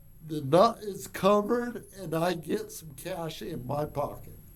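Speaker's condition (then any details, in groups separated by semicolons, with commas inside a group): Cerebral palsy; from birth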